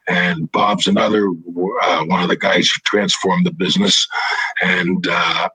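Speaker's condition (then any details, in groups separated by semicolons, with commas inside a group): Throat cancer, vocal cords removed; 63 surgeries under general plus about 100 in office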